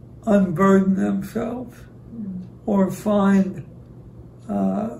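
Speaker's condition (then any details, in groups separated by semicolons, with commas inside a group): ALS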